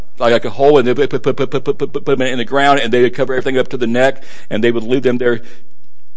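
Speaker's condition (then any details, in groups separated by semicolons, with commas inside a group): Stuttering; struggled with it for a while, adults at Gadsdale said stutter barred preaching; preaching a sermon, stutter not yet noticed by listeners; not noticed by audience so far; repeated sounds, repeated words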